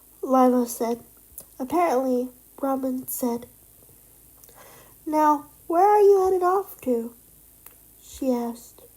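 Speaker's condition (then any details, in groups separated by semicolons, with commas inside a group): Cerebral palsy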